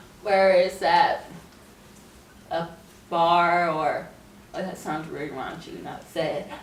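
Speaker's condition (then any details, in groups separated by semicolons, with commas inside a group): Cerebral palsy; scoliosis, spine and leg surgery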